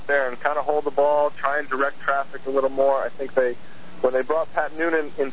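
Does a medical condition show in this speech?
No.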